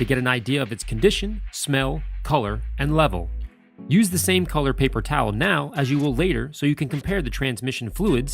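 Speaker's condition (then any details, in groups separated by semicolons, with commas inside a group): No condition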